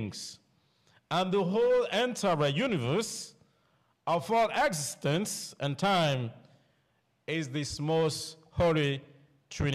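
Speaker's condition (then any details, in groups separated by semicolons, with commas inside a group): No condition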